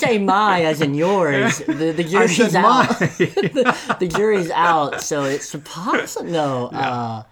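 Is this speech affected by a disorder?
Yes: cleft lip and palate; listener heard 'palate' as 'pilot', self-described enunciation not always good, attributed to being from Tennessee.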